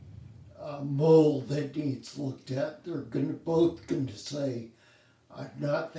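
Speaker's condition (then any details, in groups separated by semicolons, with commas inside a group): Spinocerebellar ataxia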